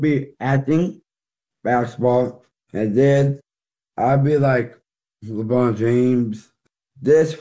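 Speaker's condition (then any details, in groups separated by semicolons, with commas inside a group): Down syndrome; 14 years old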